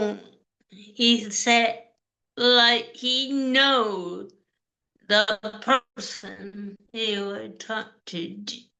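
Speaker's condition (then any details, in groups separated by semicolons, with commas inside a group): Cerebral palsy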